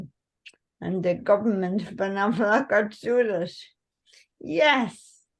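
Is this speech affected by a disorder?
Yes: cerebral palsy.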